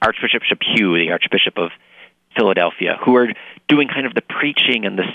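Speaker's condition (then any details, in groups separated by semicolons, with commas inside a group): No condition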